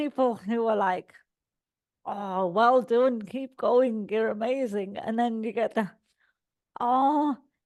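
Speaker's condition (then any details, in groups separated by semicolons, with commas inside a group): Cerebral palsy; all four limbs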